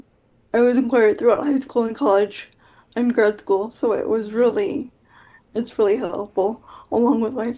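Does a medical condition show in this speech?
Yes: quadriplegic cerebral palsy.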